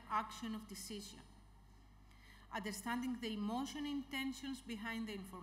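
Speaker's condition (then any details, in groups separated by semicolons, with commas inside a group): No condition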